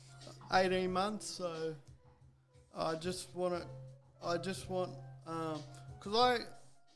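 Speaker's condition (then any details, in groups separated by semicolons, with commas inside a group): Cerebral palsy; from birth, back operation at age 5 severing nerves to reduce spasms, hands, legs, 11 hours; deep voice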